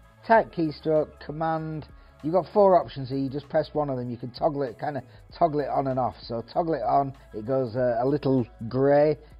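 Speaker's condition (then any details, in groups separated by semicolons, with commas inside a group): No condition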